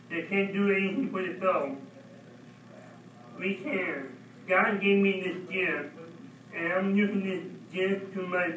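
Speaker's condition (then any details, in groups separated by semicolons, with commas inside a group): Mild cerebral palsy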